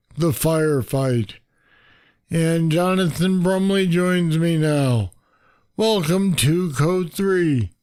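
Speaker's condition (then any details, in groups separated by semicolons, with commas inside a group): Parkinson's disease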